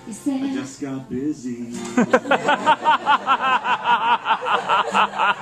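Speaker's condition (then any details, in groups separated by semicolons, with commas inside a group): No condition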